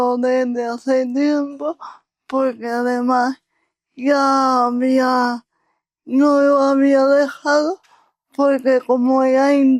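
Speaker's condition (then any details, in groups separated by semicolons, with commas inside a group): Cerebral palsy; unchanged since earlier assessment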